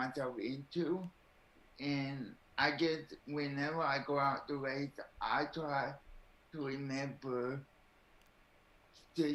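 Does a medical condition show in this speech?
Yes: cerebral palsy.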